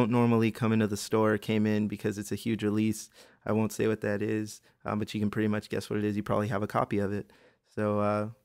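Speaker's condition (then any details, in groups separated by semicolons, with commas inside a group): No condition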